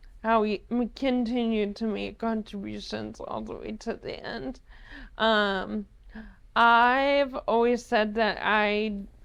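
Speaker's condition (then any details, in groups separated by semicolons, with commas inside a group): ALS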